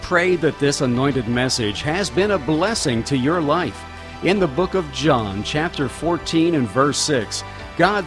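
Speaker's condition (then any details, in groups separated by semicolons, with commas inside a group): No condition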